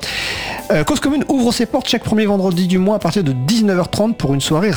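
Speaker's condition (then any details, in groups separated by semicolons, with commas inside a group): No condition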